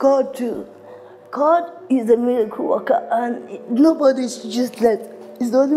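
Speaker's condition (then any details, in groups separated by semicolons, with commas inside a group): Severe cerebral palsy; uses wheelchair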